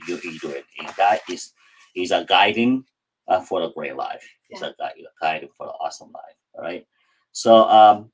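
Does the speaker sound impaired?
Yes: cleft palate; hard to speak growing up, could not say every word even in high school, mocked for speech.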